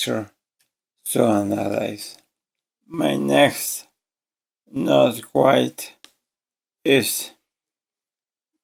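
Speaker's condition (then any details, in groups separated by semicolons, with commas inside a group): ALS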